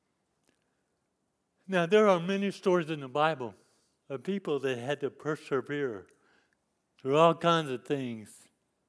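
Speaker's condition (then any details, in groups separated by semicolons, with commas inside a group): Cerebral palsy; lifelong disability since youth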